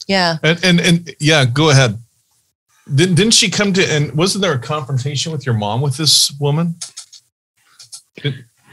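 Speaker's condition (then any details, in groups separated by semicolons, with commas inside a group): No condition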